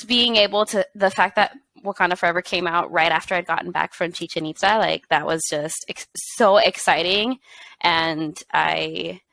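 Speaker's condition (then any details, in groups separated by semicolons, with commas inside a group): No condition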